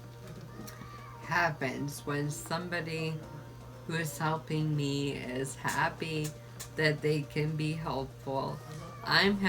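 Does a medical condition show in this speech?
Yes: ALS.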